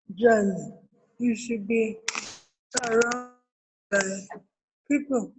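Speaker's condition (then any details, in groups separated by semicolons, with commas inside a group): Cerebral palsy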